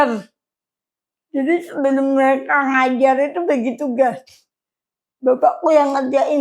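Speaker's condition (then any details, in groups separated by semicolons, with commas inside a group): Cerebral palsy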